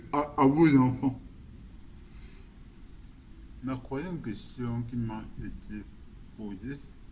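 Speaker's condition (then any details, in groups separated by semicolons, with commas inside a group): Cerebral palsy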